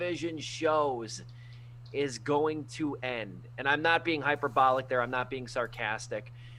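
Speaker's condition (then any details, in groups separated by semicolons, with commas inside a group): No condition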